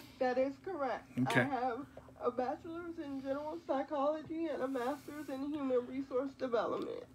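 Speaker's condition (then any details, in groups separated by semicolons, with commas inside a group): Quadriplegic cerebral palsy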